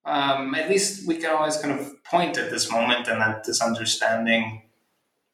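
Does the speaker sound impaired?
No.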